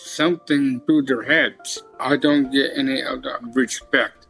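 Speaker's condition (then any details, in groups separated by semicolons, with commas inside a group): Down syndrome; stutters when unsure what to say next, no stutter when acting from script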